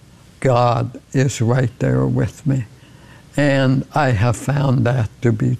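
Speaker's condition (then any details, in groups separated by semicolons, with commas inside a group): ALS; progressive neurodegenerative disease causing loss of muscle control, initial prognosis 2 to 5 years; diagnosed over 10 years ago, beyond 11 years now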